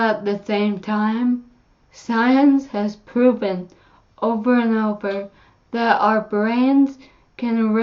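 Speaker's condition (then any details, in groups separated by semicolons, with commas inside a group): Cerebellar ataxia; caused by brain bleed, unsteady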